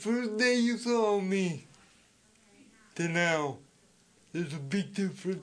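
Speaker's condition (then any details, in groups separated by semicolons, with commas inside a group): Speech impediment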